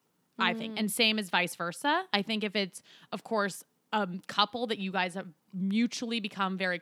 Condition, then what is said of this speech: No condition.